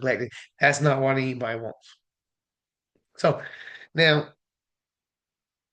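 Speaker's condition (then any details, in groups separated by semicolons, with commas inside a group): No condition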